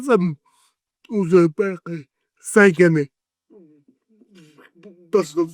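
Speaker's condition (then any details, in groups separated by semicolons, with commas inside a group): Cerebral palsy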